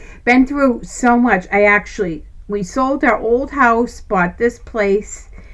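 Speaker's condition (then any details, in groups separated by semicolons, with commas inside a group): No condition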